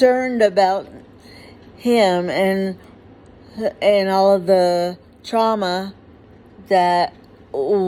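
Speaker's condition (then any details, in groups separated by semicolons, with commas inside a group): Huntington's disease; inherited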